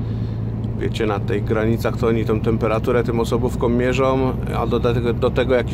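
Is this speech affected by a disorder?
No.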